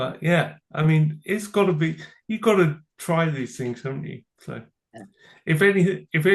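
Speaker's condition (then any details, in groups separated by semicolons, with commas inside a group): Cerebral palsy; from birth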